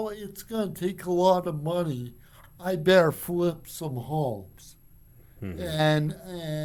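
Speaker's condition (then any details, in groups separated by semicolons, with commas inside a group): Cerebral palsy; from birth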